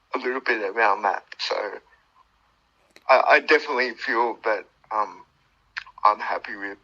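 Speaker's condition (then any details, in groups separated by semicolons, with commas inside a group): Cerebral palsy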